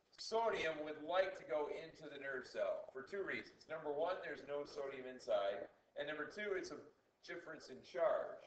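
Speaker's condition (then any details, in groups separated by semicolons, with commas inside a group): No condition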